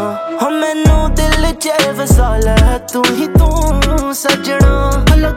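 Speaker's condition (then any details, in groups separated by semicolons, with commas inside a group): No condition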